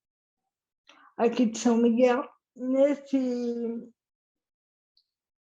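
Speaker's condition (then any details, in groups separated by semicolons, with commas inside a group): Cerebral palsy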